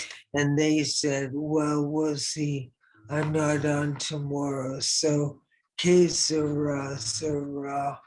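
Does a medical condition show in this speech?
Yes: ALS.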